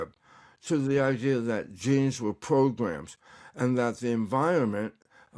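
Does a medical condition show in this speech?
Yes: tongue cancer; recovering, tongue exercises.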